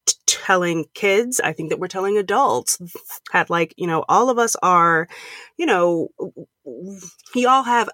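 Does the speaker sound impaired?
Yes: stuttering; lifelong stutter since grade school, past speech therapy, public speaking since 2014 as fear exposure; comfortable speaking publicly while stuttering, still concerned about stuttering on conference calls; trouble saying own name, avoided phone calls and talking, speaks freely while stuttering; here blocks.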